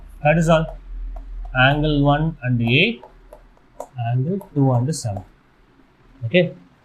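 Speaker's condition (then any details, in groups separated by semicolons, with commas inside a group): No condition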